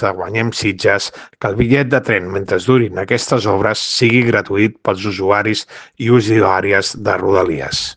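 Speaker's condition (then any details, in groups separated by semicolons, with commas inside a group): No condition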